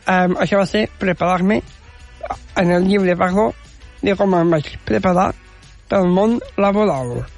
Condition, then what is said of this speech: Down syndrome. Aquí es coneix aquesta capacitat comunicativa que tinc de parlar al davant de la ràdio, com estic avui, o per parlar davant del públic.